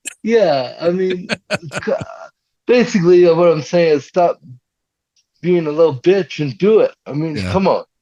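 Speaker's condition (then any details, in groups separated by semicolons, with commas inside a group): Cerebral palsy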